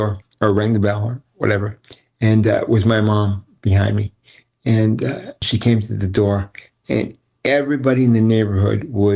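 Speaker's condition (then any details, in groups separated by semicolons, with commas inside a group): Cerebral palsy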